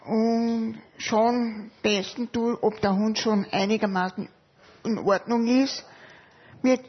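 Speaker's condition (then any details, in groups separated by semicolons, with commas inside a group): Severe hearing loss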